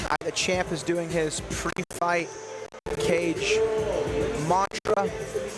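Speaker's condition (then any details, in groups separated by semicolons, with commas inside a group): No condition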